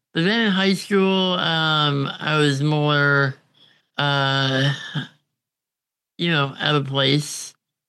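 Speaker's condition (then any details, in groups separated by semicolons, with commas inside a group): Congenital muscular dystrophy; uses ventilator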